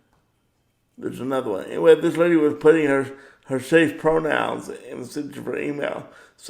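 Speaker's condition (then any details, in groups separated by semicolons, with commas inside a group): Cerebral palsy; power wheelchair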